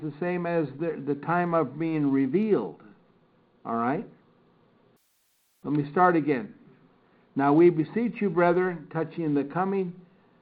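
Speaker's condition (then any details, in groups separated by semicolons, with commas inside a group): No condition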